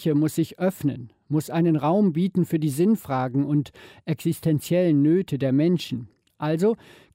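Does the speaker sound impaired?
No.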